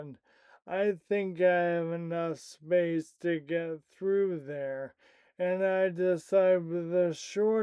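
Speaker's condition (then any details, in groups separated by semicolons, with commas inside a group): Primary lateral sclerosis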